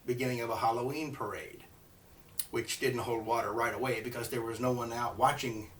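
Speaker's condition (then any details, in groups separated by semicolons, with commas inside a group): No condition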